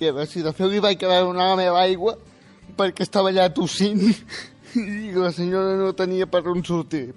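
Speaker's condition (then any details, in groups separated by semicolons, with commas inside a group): Spastic quadriplegic cerebral palsy; age 18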